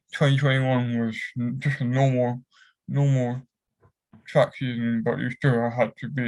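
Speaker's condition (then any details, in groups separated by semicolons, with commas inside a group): Cerebral palsy; affects whole body; cramps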